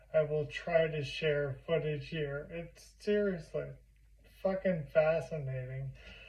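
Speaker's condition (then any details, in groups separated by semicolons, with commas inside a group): Primary lateral sclerosis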